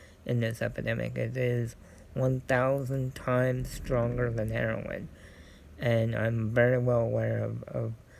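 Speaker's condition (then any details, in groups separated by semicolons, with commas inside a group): Cerebral palsy; scoliosis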